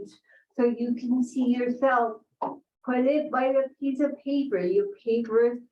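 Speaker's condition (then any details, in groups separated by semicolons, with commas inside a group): Cerebral palsy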